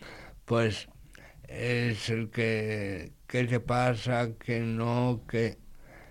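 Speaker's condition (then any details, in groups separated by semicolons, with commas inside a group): Condition akin to cerebral palsy, acquired after age three; lasting sequelae from an event or accident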